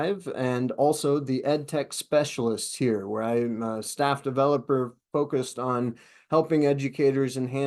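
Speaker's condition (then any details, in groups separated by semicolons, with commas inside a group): No condition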